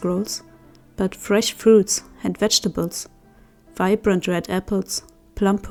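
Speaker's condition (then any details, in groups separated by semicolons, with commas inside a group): No condition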